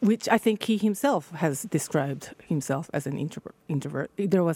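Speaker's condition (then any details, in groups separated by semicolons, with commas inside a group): No condition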